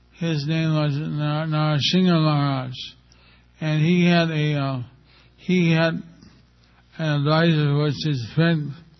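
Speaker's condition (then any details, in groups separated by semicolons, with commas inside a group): Stroke with facial paralysis; hospitalized at Bhaktivedanta Hospital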